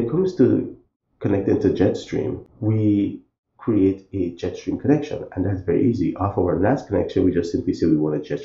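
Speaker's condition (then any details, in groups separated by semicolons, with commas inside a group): No condition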